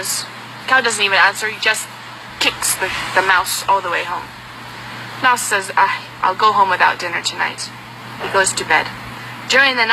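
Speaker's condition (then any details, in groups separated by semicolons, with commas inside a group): No condition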